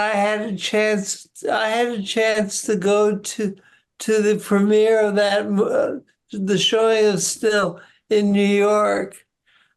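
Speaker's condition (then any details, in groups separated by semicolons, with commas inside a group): Parkinson's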